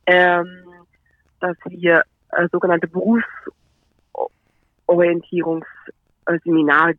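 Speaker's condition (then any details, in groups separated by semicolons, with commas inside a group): Stuttering; always present, early self-help involvement, learned open handling of stuttering there; currently fairly fluent phase, audible in recording; gets stuck at times, speaking takes longer, more frequent when speaking to groups, hardest in English online seminars; blocks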